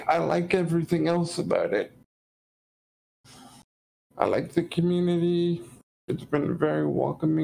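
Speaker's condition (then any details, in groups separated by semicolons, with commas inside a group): Cerebral palsy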